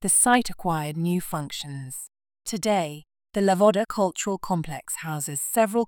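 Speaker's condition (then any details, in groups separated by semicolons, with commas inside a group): No condition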